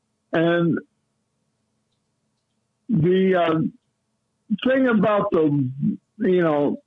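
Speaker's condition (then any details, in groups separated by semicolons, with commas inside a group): Cerebral palsy; lifelong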